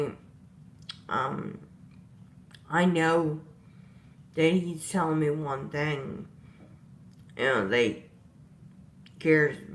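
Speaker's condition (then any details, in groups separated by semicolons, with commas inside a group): Disability causing slurred speech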